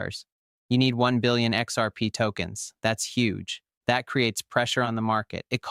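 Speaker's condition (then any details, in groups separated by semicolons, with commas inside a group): No condition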